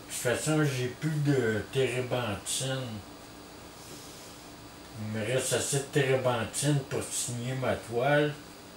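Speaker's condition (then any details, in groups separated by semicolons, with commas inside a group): Traumatic brain injury; surgery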